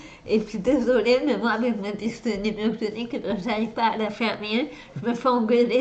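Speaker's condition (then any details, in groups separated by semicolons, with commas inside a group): Dystonia and multiple sclerosis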